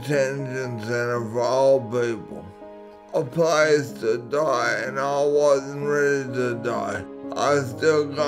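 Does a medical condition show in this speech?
Yes: traumatic brain injury; assault, C6 and C7 neck fractures.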